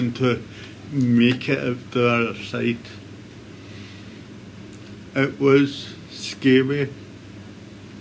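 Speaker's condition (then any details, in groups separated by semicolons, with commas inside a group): Cerebral palsy; complex operation for condition; recovering from operation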